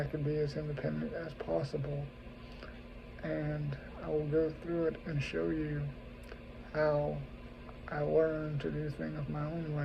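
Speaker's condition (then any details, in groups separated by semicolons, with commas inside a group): Cerebral palsy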